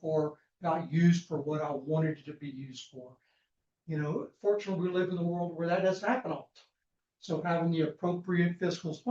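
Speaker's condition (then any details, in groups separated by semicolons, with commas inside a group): No condition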